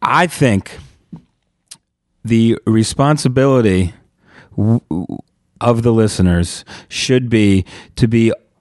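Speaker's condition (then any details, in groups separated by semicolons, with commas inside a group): Stuttering; stuttering since childhood; stutter-like tension when signing own name, worse under pressure or with people watching; blocks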